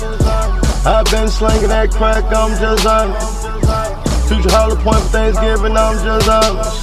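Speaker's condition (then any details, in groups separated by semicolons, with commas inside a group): No condition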